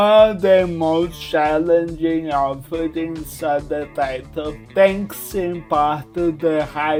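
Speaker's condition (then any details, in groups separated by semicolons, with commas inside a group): Cerebral palsy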